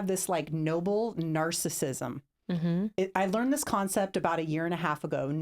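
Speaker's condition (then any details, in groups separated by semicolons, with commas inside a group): No condition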